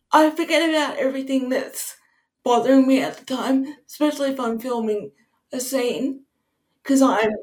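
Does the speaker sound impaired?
Yes: cerebral palsy; wheelchair user; sometimes taken for drunk on first sight on cam, speech affected on bad days.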